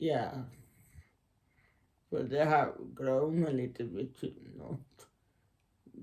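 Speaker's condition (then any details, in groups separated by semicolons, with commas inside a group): Muscular Parkinson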